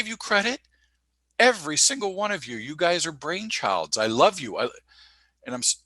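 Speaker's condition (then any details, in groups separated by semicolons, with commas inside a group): No condition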